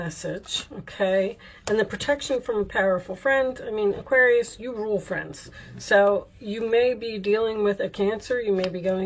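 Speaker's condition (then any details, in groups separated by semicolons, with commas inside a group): No condition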